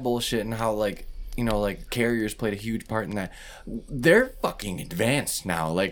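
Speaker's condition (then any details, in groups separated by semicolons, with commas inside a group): No condition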